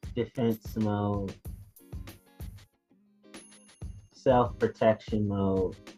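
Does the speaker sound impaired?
No.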